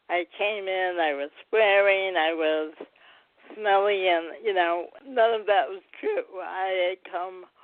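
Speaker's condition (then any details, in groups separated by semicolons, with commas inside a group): Cerebral palsy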